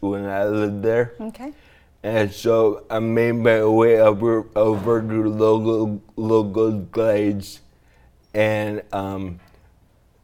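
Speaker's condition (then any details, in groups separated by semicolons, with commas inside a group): Traumatic brain injury, diffuse axonal injury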